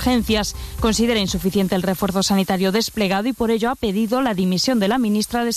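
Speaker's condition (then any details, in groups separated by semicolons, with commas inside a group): No condition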